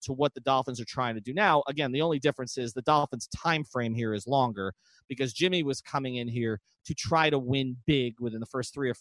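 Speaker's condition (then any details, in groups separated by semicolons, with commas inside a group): No condition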